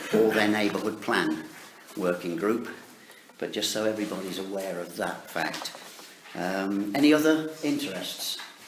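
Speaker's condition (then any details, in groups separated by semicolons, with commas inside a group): No condition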